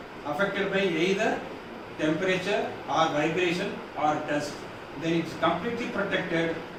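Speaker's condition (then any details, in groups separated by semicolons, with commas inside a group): No condition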